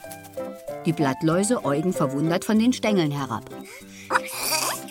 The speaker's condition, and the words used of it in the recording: None; typical speech.